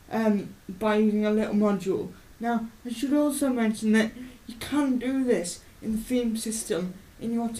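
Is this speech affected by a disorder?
Yes: cerebral palsy.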